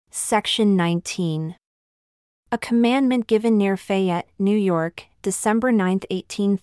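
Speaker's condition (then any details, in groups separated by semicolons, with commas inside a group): No condition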